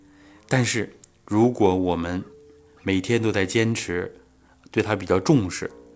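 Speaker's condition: No condition

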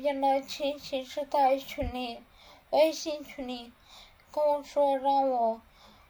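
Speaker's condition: Cerebellar atrophy, hereditary; listeners struggle to understand

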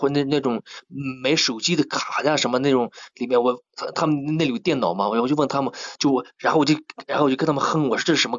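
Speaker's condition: Stuttering; stutter since childhood, Gansu Jingyuan dialect speaker; much worse speaking local dialect, fluent singing in dialect, feels comfortable within own breath rhythm; repeated sounds, repeated words

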